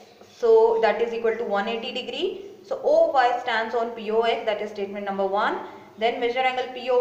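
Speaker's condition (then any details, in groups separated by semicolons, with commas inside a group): No condition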